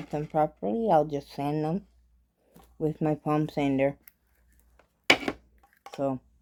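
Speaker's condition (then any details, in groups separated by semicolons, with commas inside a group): Cerebral palsy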